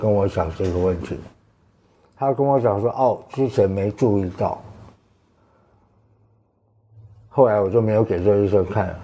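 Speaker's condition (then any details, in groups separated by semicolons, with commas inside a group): Tongue cancer, partial glossectomy; right tongue cancer, stage 2 resected, recurred about age 50, two-thirds right tongue removed, flap reconstruction; eating and speaking affected after resection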